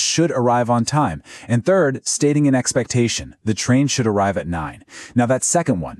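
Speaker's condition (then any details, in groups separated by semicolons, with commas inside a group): No condition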